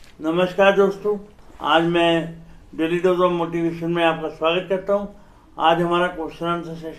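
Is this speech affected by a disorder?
Yes: cerebral palsy.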